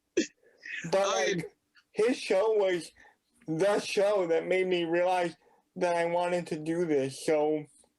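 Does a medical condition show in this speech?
Yes: cerebral palsy; from birth; diagnosed age 2.5.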